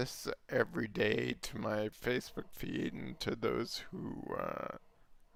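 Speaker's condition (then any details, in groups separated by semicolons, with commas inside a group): Multiple sclerosis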